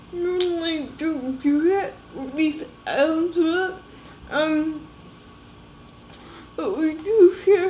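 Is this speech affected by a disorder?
Yes: cerebral palsy.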